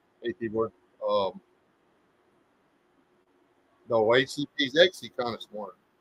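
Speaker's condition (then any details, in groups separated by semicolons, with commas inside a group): No condition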